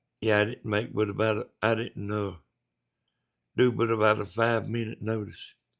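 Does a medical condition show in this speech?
Yes: brain bleed.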